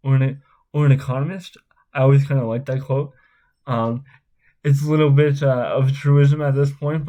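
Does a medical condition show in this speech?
Yes: spastic cerebral palsy.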